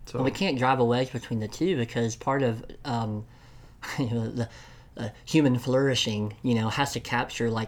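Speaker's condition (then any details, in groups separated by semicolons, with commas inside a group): Cleft lip and palate; congenital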